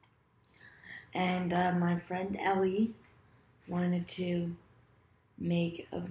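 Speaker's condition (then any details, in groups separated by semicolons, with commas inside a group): Cerebral palsy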